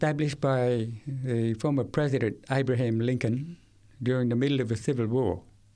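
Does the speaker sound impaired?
Yes: severe to profound hearing loss; acquired at age 8 from meningitis, Queensland country town, one ear completely destroyed, left ear severe to profound.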